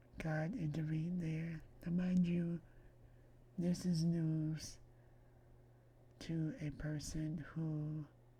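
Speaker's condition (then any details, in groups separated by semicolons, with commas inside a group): Myasthenia gravis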